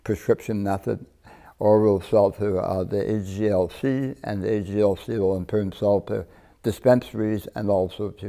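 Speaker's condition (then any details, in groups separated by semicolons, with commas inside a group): Partial glossectomy for tongue cancer; surgery years ago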